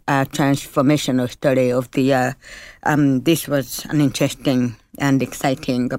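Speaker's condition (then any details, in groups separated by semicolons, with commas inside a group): Deafness (Usher syndrome); did not speak well while growing up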